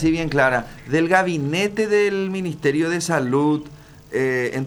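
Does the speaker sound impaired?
No.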